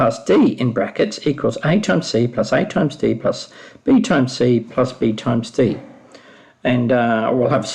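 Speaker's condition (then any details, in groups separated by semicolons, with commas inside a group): No condition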